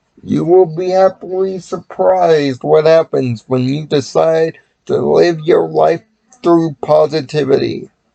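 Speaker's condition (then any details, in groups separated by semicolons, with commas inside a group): Cerebral palsy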